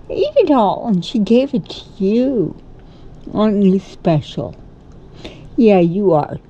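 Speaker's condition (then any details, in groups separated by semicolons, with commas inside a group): Cerebral palsy; cannot walk, crawls to get around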